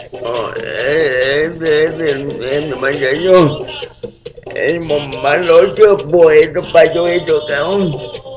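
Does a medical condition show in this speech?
Yes: cerebral palsy; uses wheelchair.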